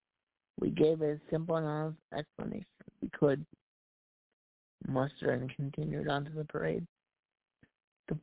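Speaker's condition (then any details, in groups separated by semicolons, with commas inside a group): Cerebral palsy; voice improved over last year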